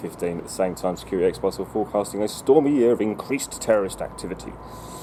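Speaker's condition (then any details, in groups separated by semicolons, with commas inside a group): No condition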